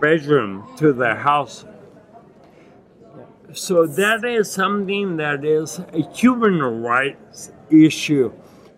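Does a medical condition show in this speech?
Yes: acquired ataxia with dysarthria, acquired; Lance-Adams syndrome; hard to speak and articulate, chest heaviness when speaking, bites tongue 2-3 times daily eating.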